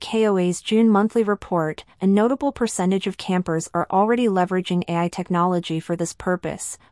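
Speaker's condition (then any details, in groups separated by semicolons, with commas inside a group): No condition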